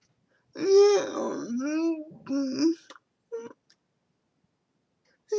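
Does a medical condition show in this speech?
Yes: cerebral palsy.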